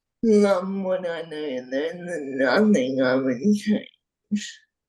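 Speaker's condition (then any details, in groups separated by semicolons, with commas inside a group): Friedreich's ataxia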